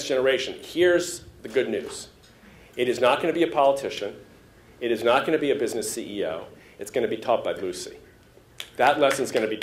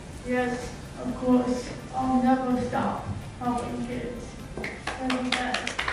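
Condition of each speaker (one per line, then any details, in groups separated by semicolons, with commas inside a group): No condition
Cerebral palsy; intellectual and physical disabilities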